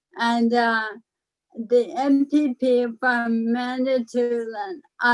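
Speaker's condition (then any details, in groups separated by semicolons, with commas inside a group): ALS; slight speech impairment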